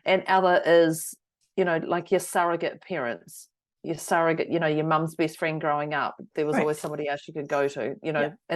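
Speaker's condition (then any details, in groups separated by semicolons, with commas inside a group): No condition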